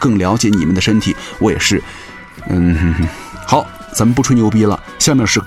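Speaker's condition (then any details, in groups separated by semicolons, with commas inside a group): No condition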